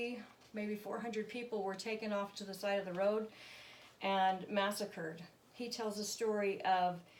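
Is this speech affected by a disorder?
No.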